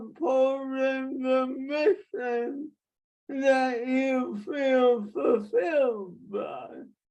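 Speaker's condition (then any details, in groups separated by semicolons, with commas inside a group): Traumatic brain injury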